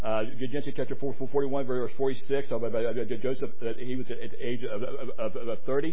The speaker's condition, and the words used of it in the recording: Stuttering. Thing is, my speech, think it's an hour later too, so I get tireder.